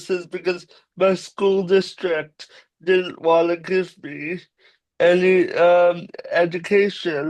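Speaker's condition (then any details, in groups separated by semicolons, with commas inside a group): Cerebral palsy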